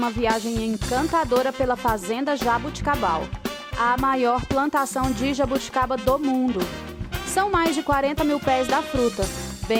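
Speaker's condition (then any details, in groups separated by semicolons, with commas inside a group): No condition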